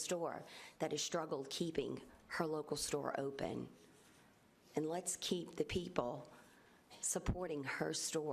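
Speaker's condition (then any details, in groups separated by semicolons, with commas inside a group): No condition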